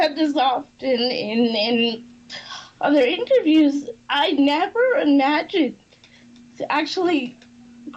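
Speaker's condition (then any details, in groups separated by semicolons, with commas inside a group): Cerebral palsy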